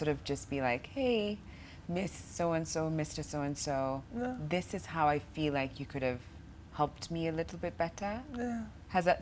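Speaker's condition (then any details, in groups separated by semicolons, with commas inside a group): No condition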